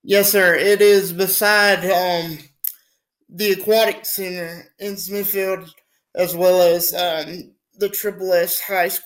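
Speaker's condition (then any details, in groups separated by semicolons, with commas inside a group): Spastic quadriplegic cerebral palsy; from birth, fully wheelchair bound, cannot move self, affects muscle tone; speech sometimes affected if not careful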